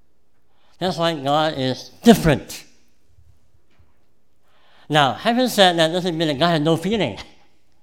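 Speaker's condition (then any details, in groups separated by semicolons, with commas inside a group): Cleft palate; congenital cleft palate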